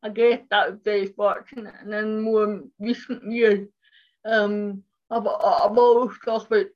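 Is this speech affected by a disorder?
Yes: cerebral palsy; speech impairment.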